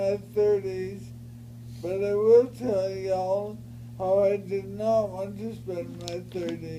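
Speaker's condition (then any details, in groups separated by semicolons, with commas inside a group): Brain injury; traumatic brain injury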